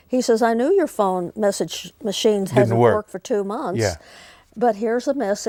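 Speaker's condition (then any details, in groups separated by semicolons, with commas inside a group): No condition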